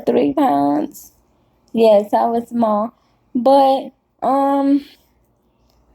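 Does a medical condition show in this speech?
Yes: cerebral palsy; caused by birth stroke.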